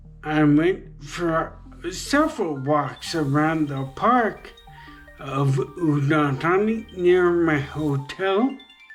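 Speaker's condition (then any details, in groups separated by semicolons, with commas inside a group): Traumatic brain injury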